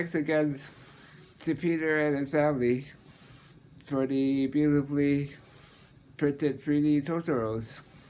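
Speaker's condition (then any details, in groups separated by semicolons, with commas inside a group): Muscular dystrophy, Duchenne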